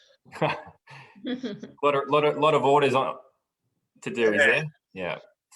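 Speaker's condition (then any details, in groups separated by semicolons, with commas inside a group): No condition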